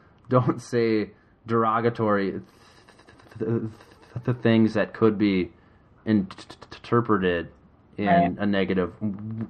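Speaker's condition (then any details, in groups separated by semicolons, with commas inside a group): Stuttering; hidden until about 4-5 years ago, now openly stutters; stuttered a lot over recent weekend, less after drinking; prolonged sounds, blocks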